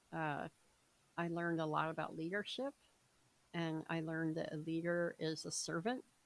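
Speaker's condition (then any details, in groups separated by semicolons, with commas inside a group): Cleft palate, severe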